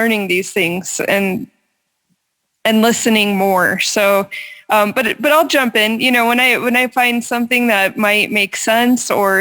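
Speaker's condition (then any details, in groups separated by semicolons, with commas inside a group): No condition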